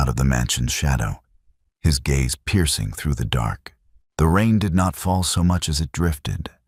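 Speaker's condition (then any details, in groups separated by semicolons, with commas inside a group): No condition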